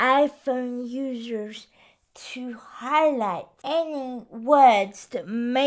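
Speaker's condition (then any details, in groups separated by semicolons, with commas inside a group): Cerebral palsy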